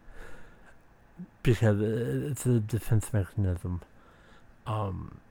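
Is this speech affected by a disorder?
Yes: speech impediment.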